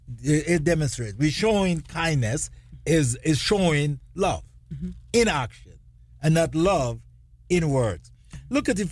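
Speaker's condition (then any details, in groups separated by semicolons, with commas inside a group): No condition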